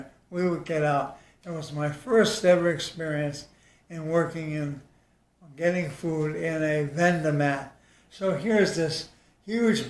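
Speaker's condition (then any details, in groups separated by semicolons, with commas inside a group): ALS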